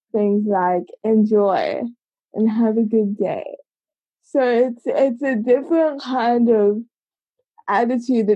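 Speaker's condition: Cerebral palsy; congenital

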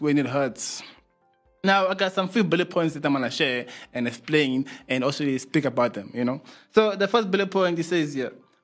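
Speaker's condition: No condition

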